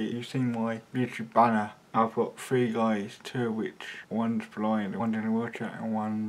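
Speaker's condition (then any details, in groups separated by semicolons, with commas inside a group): Cerebral palsy; mild, affects muscles and speech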